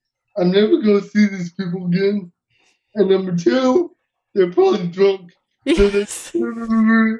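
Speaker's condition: Cerebral palsy; uses wheelchair

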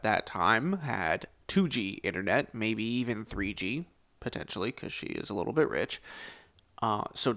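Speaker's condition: No condition

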